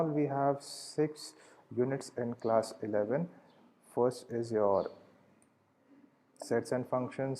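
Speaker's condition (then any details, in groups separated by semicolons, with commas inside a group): No condition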